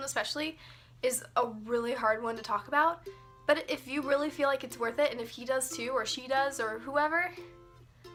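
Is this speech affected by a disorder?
No.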